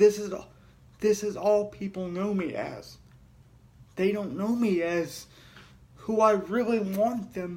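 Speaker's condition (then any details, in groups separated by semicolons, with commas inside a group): Cerebral palsy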